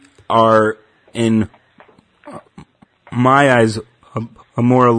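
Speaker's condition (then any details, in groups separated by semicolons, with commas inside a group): Stuttering; stuttering since childhood; anticipatory worry about stuttering, sometimes months ahead; blocks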